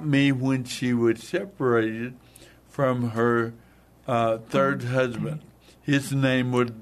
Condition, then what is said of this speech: Stroke. My voice, I noticed right now, it's a little little stressed tonight.